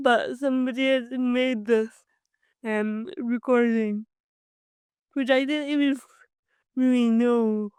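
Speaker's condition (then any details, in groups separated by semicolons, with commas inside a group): Cerebral palsy; from birth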